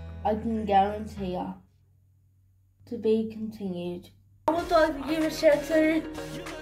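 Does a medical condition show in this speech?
Yes: cerebral palsy.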